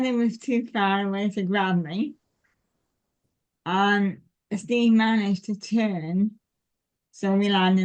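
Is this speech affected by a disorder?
Yes: cerebral palsy.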